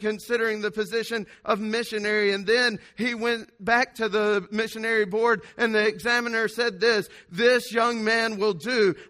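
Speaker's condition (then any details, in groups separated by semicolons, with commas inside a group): No condition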